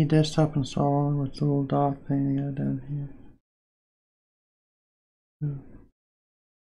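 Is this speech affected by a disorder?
Yes: Parkinson's disease.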